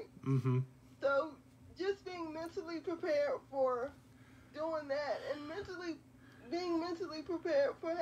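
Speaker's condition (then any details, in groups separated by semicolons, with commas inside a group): Quadriplegic cerebral palsy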